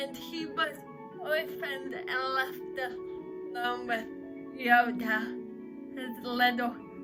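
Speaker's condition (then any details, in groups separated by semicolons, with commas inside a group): Cerebral palsy; uses crutches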